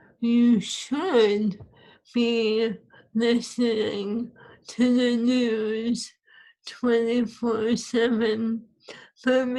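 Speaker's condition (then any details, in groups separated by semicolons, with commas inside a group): ALS; swallowing lost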